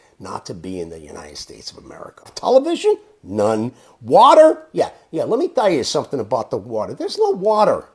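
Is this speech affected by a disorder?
No.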